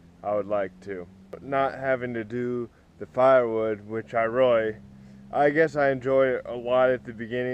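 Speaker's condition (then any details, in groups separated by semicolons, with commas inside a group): Cerebral palsy; spastic, affects walking and legs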